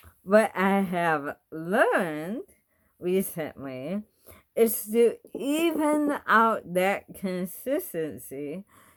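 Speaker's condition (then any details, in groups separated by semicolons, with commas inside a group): Bulbar ALS, bulbar onset; dysphagia, small bites, thickened food for safer swallow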